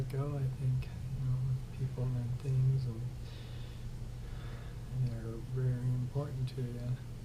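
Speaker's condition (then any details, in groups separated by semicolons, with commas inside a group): ALS; arms, neck and throat affected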